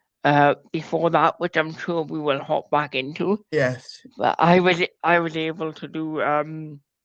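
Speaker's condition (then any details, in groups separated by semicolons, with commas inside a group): Cerebral palsy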